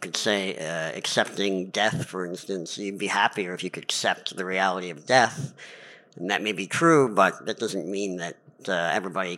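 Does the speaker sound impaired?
Yes: cleft palate; lifelong.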